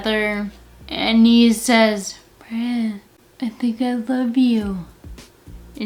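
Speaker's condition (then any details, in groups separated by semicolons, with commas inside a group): Friedreich's ataxia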